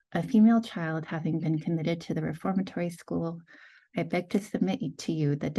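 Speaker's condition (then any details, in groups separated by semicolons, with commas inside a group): No condition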